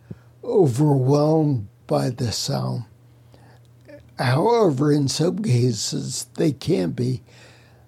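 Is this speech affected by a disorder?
Yes: spinocerebellar ataxia; speech impediment.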